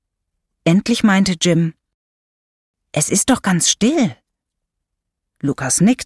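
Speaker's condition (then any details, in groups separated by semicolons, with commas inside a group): No condition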